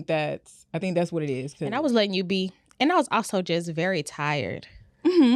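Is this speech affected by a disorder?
No.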